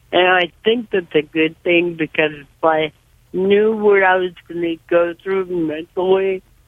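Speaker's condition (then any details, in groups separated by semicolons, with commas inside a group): Cerebral palsy; severe cerebral palsy from birth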